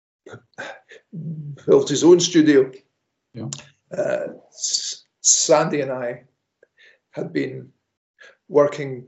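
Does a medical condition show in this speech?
Yes: stammer; restrictive through life until Maguire speech recovery program about 21 years ago; since Maguire program able to give public, after-dinner, wedding and funeral speeches; says currently pretty sloppy, not best example of Maguire program; here blocks.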